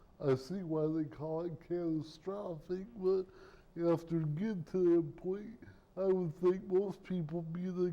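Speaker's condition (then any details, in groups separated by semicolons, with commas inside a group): Cerebral palsy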